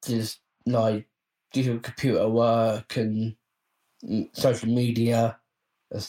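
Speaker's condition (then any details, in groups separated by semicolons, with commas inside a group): Down syndrome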